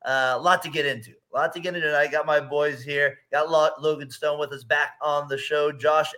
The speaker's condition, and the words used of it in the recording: None; typical speech.